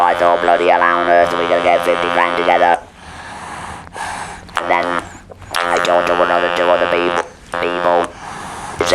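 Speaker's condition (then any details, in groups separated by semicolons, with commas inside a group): Laryngeal cancer with laryngectomy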